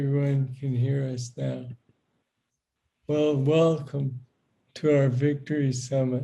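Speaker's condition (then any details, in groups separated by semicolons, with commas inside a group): Parkinson's disease; young onset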